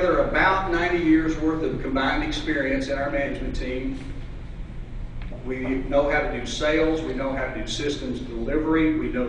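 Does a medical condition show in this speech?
No.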